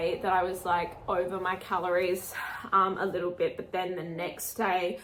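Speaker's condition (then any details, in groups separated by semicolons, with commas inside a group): No condition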